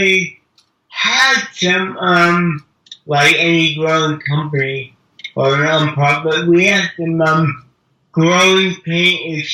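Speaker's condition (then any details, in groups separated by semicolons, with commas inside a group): Cerebral palsy; present from birth, all muscles, cannot walk, wheelchair; mild speech impediment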